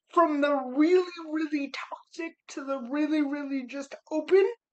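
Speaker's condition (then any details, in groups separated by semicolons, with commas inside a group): Cerebral palsy; spastic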